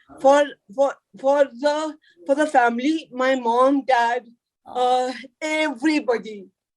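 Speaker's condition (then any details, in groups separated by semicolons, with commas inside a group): Cerebral palsy; from birth, floppy limbs, poor head control; could not talk as a child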